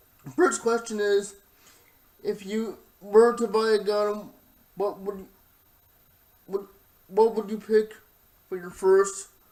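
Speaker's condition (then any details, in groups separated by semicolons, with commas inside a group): Cerebral palsy; spastic diplegia, wheelchair user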